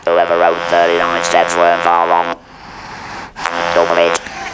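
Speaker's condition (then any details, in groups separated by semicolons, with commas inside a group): Laryngeal cancer with laryngectomy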